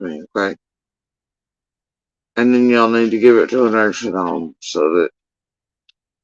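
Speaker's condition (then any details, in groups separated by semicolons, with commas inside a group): Facial paralysis after surgery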